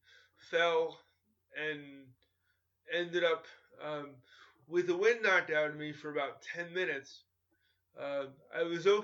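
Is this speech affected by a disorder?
Yes: cerebral palsy; coordination issues, uses crutches; ongoing physical therapy, personal training.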